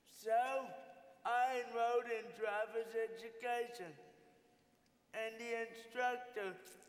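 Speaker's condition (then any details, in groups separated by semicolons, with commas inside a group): Cerebral palsy; from birth, uses wheelchair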